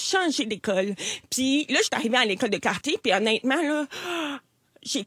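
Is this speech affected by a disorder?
Yes: hearing loss; hard of hearing since childhood, attended special school for hard-of-hearing pupils, then mainstream school, skilled lip reader; relies on lip reading, asks others to repeat, avoids phone calls; accent when speaking, noted by others.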